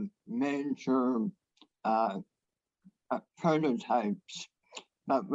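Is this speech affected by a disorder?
Yes: head and neck cancer.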